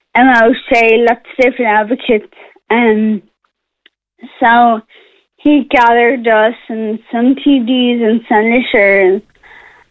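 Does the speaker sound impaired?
Yes: Friedreich's ataxia; rare progressive neuromuscular disease, nerve damage, muscle weakness, mobility loss; awaiting HSE reimbursement decision on Skyclarys, drug that slows progression.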